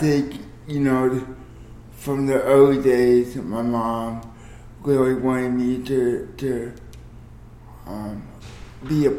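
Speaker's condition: Cerebral palsy

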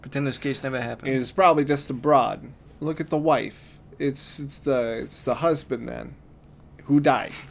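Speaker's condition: No condition

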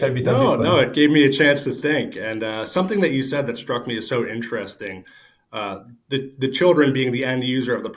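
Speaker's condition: No condition

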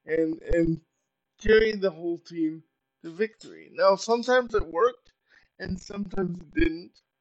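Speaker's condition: Cerebral palsy; very little fine motor skill

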